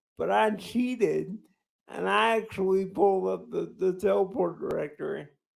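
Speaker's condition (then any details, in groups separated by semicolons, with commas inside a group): Cerebral palsy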